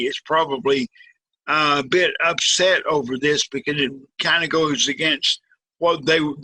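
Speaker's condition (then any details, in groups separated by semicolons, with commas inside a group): Cerebral palsy, severe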